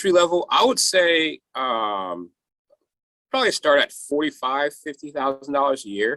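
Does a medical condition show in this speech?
No.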